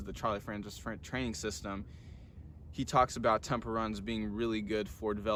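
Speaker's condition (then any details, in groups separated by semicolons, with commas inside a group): No condition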